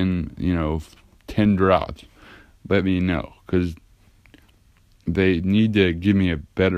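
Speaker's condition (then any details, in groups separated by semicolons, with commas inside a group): Cerebral palsy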